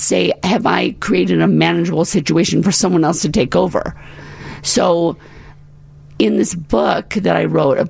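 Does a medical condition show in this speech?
Yes: paralyzed vocal cord; paralyzed vocal cord after life-threatening medical crisis and recovery; residual issues, otherwise doing well.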